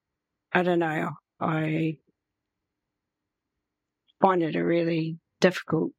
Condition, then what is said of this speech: Aphasia. So if I lose my words, it's because of that.